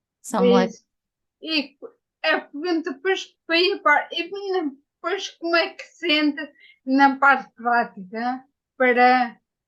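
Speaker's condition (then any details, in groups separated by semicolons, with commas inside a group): Ataxia after brain injury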